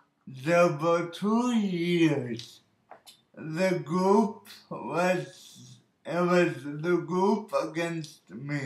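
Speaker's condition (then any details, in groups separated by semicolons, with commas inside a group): Birth oxygen deprivation brain injury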